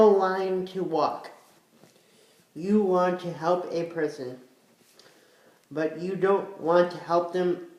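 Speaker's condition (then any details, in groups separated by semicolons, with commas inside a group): Cerebral palsy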